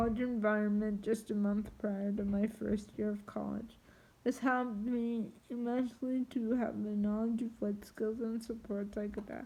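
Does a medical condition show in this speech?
Yes: triplegic cerebral palsy.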